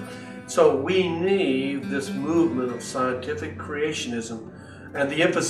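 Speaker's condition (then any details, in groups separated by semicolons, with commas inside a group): No condition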